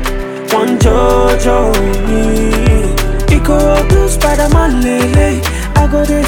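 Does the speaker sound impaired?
No.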